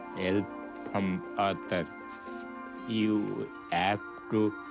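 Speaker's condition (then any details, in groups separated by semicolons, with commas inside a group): Traumatic brain injury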